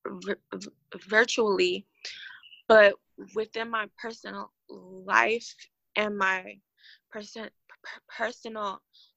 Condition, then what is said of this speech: Stuttering. It's easier to like speak when I know I'm not being observed.